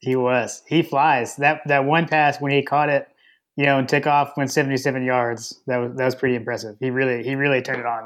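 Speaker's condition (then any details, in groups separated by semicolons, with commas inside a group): No condition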